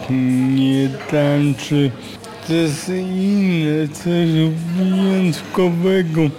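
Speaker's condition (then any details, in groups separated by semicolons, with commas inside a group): Aphasia; acquired after accident, severe brain injury, prolonged unconsciousness, 1% survival odds, whole body paralysed after waking; age 39, right-sided weakness, walks with crutch, pool treatments at Lądek-Zdrój, earlier rehabilitation in Konstancin; no speech for about five years after regaining consciousness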